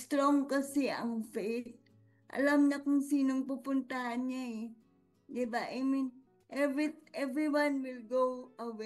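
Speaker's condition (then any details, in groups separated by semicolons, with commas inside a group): Cerebral palsy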